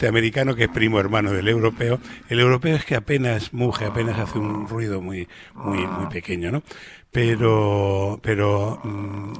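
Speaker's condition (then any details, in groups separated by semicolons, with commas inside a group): No condition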